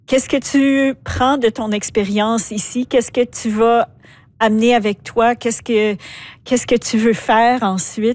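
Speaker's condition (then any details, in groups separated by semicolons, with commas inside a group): No condition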